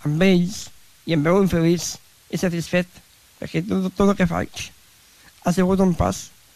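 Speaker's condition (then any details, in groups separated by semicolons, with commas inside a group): Down syndrome; describes self as very talkative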